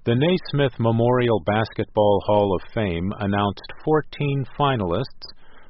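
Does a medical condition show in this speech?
No.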